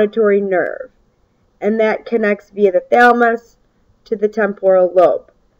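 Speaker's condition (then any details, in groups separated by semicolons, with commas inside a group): No condition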